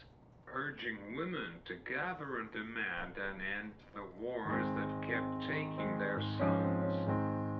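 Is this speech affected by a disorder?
Yes: cerebral palsy; uses wheelchair.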